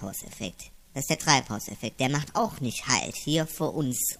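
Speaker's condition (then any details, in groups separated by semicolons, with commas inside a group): No condition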